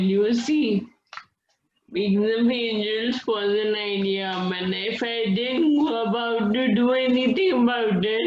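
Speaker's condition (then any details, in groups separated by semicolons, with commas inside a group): Friedreich's ataxia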